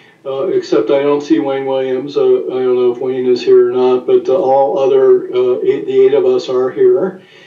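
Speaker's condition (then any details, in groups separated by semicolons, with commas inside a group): No condition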